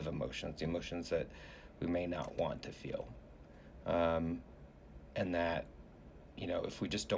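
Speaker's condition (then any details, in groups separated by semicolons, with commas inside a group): No condition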